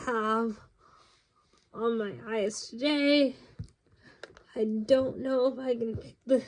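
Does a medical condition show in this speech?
Yes: cerebral palsy; congenital.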